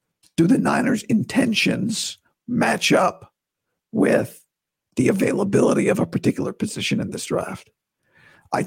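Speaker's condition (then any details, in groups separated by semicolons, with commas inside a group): Vocal cord surgery recovery; doctor approves talking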